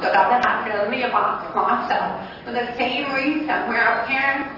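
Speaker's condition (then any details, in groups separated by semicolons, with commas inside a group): Deafness; windows and doors for station information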